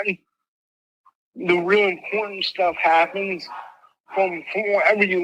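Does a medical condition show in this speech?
Yes: mild cerebral palsy; affects left arm and leg, limp; speech impediment.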